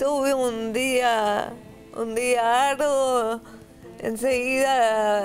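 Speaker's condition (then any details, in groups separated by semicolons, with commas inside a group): Cerebral palsy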